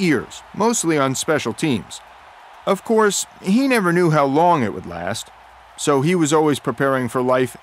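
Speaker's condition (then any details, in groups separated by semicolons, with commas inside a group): No condition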